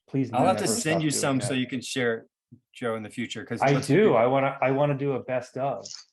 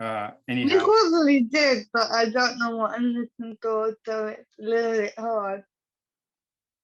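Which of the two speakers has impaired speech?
The second: cerebral palsy.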